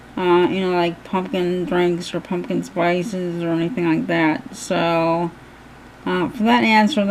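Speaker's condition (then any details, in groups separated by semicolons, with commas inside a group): Cerebral palsy; hands affected, shaking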